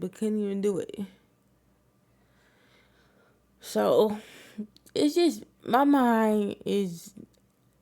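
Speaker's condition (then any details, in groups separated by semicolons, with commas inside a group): Cerebral palsy; wheelchair user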